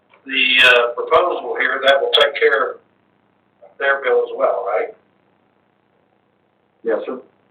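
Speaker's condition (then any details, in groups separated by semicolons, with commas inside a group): No condition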